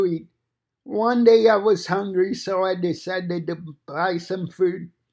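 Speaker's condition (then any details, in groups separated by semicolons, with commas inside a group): Cerebral palsy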